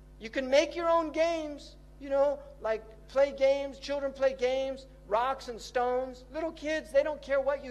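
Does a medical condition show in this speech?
No.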